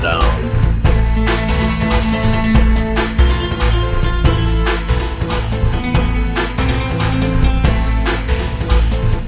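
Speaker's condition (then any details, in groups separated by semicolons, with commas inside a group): No condition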